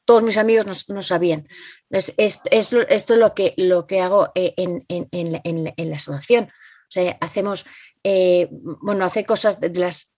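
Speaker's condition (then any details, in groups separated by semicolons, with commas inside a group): Aphasia after stroke; aphasia caused by stroke, hearing intact; about two to three years since stroke; cannot speak well, compares self to tourist at home, cannot write, reading affected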